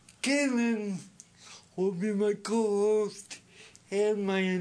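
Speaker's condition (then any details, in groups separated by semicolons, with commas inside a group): Speech impediment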